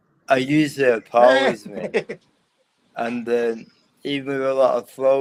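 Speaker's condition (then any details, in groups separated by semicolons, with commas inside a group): Cerebral palsy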